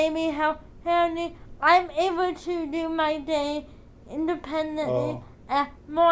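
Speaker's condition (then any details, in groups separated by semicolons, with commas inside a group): Cerebral palsy, spastic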